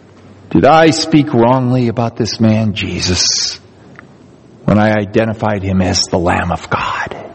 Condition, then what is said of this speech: No condition.